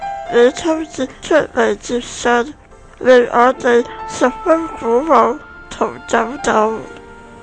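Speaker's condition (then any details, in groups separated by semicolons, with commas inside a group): Spinal muscular atrophy; writes with two usable fingers, needs mother's help to drink water, not yet on new drug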